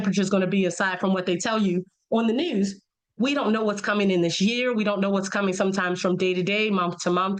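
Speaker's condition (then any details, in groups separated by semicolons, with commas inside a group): No condition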